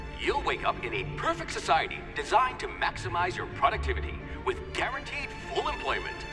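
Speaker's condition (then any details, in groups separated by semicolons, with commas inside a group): No condition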